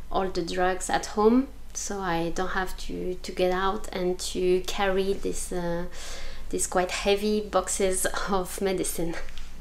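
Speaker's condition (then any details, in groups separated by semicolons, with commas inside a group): No condition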